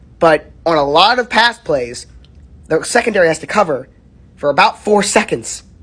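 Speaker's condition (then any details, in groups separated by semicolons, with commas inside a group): No condition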